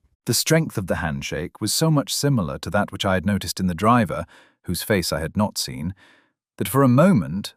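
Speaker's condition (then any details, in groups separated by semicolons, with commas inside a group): No condition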